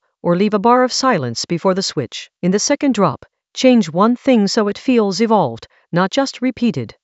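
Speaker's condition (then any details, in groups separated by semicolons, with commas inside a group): No condition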